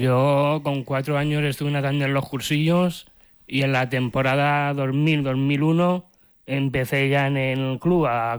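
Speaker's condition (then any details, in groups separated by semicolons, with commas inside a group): Down syndrome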